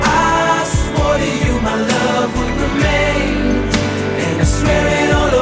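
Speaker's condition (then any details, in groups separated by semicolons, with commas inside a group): No condition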